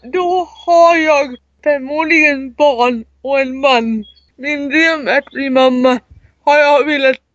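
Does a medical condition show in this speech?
Yes: cerebral palsy; severe, wheelchair user.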